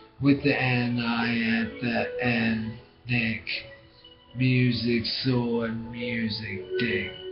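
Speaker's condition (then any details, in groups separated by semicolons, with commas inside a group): Brain injury; bicycle accident head injury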